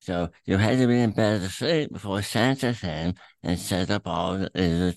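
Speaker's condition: Throat cancer, tumor through tongue, attached to epiglottis; radiation with molded mask

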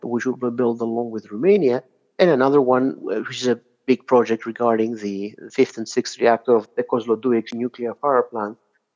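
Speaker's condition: No condition

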